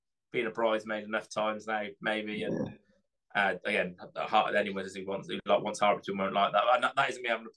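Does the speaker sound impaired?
No.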